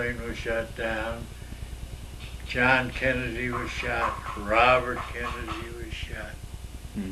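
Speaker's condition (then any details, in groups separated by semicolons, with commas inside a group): Myasthenia gravis; neurological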